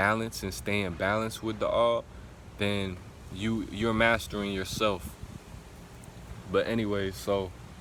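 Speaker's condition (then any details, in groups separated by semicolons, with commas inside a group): No condition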